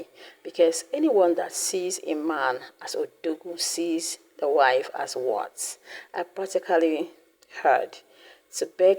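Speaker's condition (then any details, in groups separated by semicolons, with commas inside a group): No condition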